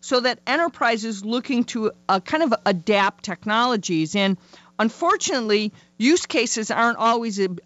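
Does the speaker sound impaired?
No.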